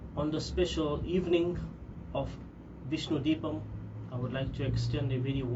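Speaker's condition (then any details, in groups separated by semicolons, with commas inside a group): No condition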